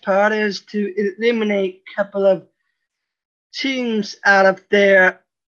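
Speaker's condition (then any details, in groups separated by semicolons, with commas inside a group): Down syndrome; 36-year-old man, from birth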